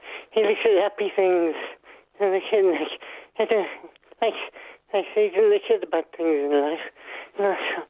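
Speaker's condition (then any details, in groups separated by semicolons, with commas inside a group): Parkinson's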